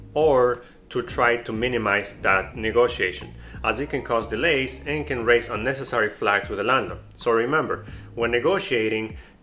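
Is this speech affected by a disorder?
No.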